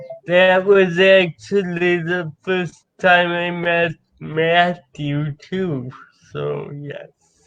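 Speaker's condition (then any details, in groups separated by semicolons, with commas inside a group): Cerebral palsy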